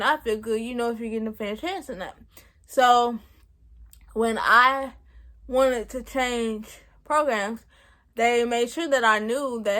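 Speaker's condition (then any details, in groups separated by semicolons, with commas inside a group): Cerebral palsy; present since birth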